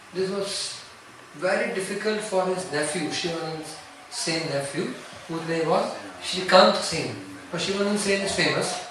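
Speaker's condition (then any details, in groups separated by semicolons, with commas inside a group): No condition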